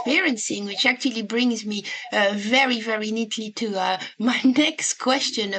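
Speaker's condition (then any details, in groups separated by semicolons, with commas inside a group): No condition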